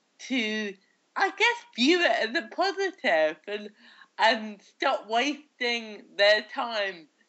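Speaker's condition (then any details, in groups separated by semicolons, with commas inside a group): Cerebral palsy; cerebral palsy since childhood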